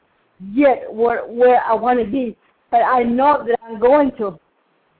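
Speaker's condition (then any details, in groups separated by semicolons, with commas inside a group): Cerebral palsy; cerebral palsy present from birth, about 50 years since onset, lifelong learning problems; spoke this morning, understandable to listeners, did very well with speech; past challenges speaking up, voice improved over last year, Spanish speaker with limited English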